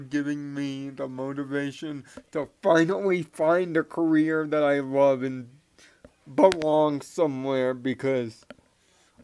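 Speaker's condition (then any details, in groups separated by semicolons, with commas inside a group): Cerebral palsy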